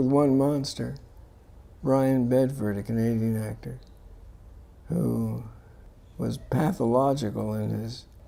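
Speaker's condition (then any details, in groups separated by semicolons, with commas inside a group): Parkinson's disease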